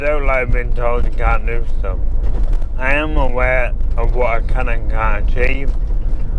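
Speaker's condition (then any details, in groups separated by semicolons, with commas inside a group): MND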